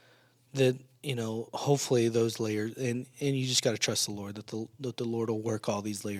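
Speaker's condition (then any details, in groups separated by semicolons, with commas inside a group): No condition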